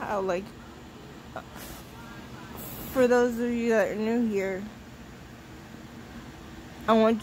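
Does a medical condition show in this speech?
Yes: cerebral palsy.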